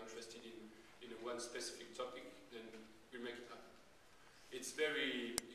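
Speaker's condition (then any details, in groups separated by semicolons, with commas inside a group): No condition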